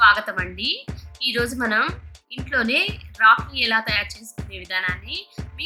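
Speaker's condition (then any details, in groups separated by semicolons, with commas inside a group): No condition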